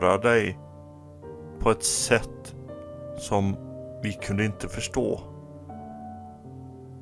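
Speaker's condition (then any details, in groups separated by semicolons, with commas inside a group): No condition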